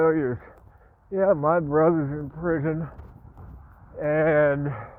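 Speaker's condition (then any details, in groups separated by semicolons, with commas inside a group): Parkinson's; speech impediment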